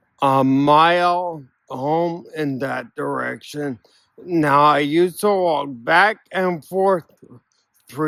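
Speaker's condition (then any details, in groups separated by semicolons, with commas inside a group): Ataxia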